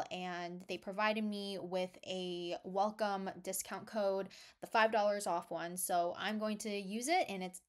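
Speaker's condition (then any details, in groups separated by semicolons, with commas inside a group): No condition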